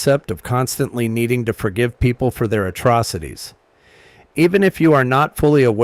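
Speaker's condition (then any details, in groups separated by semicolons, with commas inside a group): No condition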